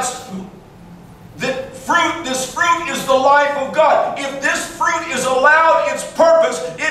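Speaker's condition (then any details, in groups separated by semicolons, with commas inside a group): No condition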